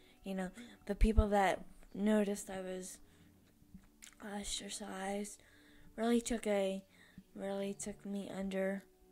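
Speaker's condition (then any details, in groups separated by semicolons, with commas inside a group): Cerebral palsy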